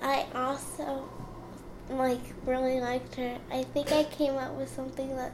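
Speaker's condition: Cerebral palsy; gym

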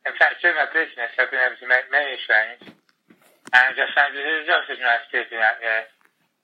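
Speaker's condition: Tongue cancer, glossectomy; most of tongue removed

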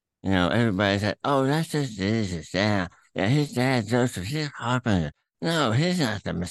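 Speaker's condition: Throat cancer, tumor through tongue, attached to epiglottis; chemo

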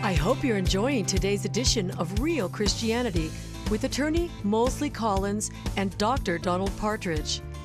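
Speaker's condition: No condition

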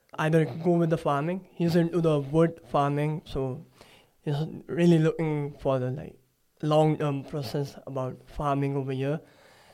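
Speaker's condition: Cleft palate; talks from nasal cavity, speech sounds different, listeners try harder to understand

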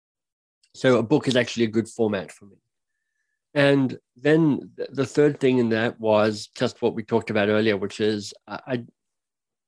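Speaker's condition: Cleft lip and palate; speech impediment

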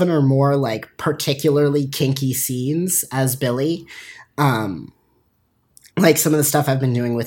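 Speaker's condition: No condition

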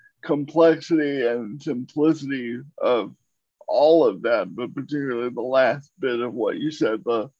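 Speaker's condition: Cerebral palsy; uses a wheelchair

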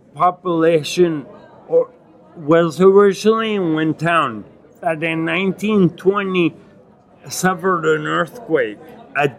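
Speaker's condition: Acquired ataxia with dysarthria, acquired; Lance-Adams syndrome; chest heaviness when speaking

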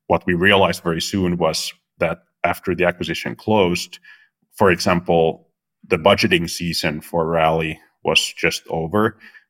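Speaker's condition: No condition

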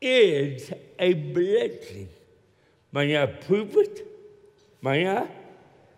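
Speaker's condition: Cerebral palsy; speech impediment

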